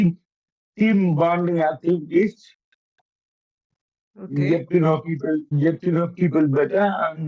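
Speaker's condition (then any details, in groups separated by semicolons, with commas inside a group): Cerebral palsy; affects coordination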